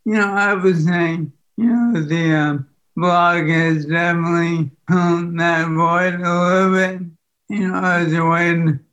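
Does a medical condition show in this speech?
Yes: ALS; diagnosed in Kansas, losing ability to use muscles; speech has declined.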